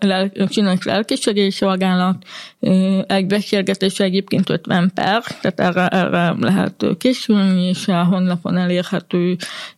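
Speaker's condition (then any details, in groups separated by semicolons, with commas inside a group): Hearing loss; relies on lipreading; uses live speech-to-text captioning, oral interpreting, colleague re-articulates in groups; communicates in spoken language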